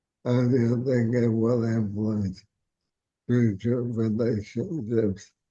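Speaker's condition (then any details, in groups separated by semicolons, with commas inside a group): ALS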